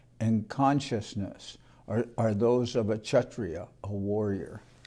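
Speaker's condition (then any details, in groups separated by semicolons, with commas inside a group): No condition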